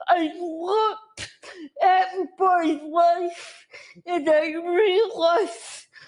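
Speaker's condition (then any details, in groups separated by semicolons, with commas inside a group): Physical speech impairment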